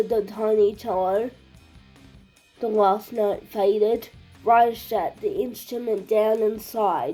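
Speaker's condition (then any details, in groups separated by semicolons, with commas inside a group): Cerebral palsy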